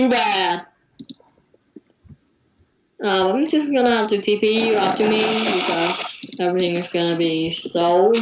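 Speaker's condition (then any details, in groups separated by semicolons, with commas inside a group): No condition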